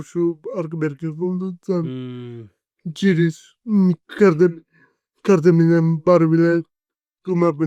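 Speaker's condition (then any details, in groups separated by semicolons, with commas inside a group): Cerebral palsy; 40 years with condition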